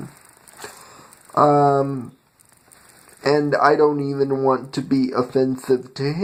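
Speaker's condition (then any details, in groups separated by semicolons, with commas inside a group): Cerebral palsy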